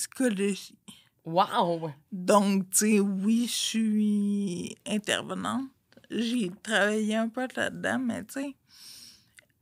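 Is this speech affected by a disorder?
Yes: Friedreich's ataxia.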